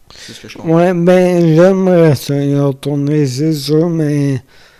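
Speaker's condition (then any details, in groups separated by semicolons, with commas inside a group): Amyotrophic lateral sclerosis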